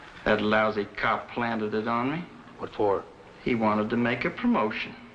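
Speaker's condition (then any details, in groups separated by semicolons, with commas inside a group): No condition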